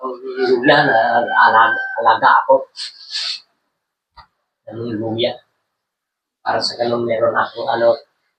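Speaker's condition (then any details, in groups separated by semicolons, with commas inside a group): No condition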